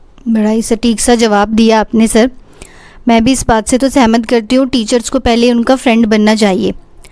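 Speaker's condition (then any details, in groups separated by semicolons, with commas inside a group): No condition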